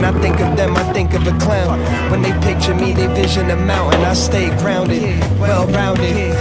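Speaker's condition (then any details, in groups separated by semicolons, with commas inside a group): No condition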